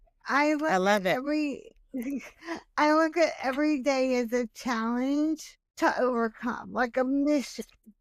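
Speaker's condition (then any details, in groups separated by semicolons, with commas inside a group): Hemiplegic cerebral palsy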